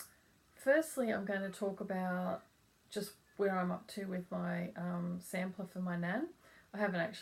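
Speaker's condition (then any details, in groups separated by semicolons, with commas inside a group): No condition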